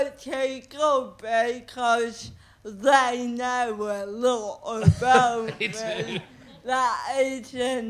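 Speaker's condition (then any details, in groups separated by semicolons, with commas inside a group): Cerebral palsy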